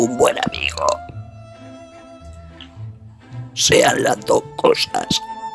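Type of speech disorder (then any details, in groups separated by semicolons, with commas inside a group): Oesophageal speech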